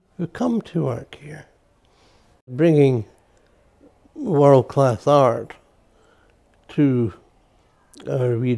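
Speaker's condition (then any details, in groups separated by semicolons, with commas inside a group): Multiple sclerosis; affects hands; no use of hands, nearly 75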